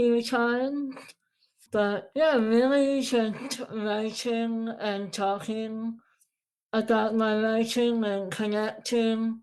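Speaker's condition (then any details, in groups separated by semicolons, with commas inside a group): Moebius syndrome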